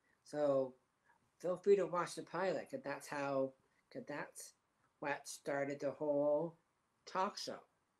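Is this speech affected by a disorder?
Yes: Down syndrome; disability since childhood.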